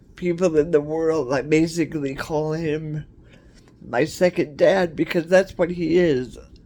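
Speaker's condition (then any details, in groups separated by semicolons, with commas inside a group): Cerebral palsy; cerebral palsy, wheelchair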